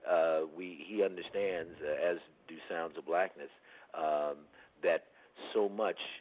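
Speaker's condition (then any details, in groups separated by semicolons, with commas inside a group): No condition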